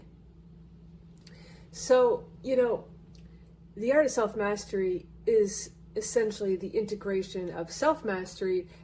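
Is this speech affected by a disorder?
No.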